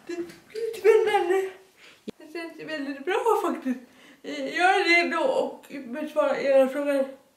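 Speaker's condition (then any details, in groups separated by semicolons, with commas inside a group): Dyskinetic cerebral palsy; dyskinetic form, severe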